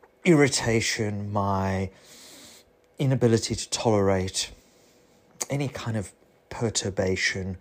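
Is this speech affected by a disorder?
No.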